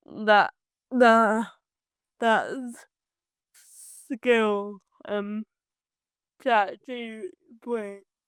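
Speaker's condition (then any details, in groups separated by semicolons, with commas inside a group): Cerebral palsy; from birth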